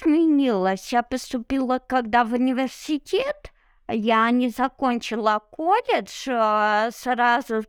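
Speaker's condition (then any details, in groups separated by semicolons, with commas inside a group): Cerebral palsy; abnormal gait, needs help on stairs without railings, walks everywhere, no wheelchair, home-schooled as child; no felt limitations currently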